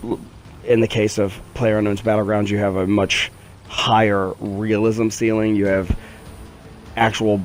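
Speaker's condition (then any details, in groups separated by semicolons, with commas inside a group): No condition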